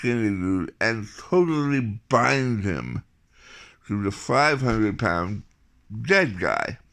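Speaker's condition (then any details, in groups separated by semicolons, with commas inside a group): Tongue cancer surgery, tongue graft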